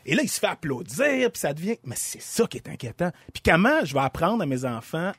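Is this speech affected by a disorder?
No.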